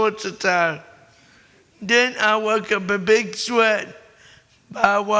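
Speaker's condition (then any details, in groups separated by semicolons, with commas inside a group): Cerebral palsy; born premature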